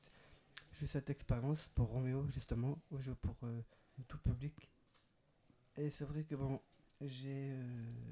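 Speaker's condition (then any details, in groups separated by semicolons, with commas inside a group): Down syndrome, trisomy 21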